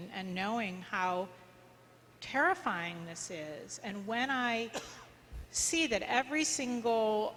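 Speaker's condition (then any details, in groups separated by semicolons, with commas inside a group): No condition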